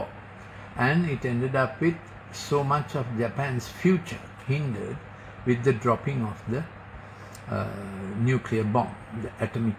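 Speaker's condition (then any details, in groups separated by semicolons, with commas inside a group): No condition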